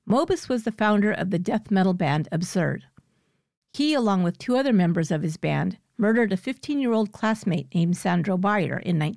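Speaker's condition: No condition

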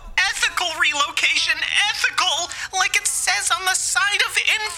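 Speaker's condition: No condition

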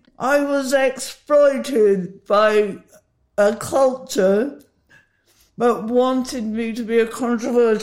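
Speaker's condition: Huntington's disease; inherited from father, carries mutation, learned father's diagnosis at 39, mood symptoms before medication, initially misdiagnosed

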